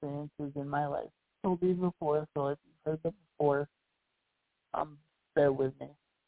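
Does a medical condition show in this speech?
Yes: cerebral palsy; past challenges speaking up.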